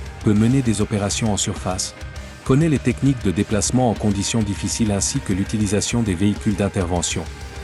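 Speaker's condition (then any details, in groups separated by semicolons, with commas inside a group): No condition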